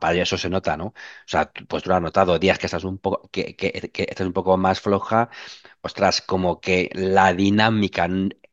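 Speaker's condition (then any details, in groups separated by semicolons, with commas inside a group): Stuttering; since childhood; sometimes stutters more than usual in class, pauses, laughs it off; repeated sounds, prolonged sounds, blocks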